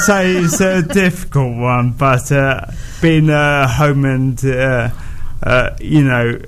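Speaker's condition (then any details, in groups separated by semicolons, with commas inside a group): Motor neurone disease; diagnosed about nine months before recording, balance problems and falls, mobility impacted, drags legs walking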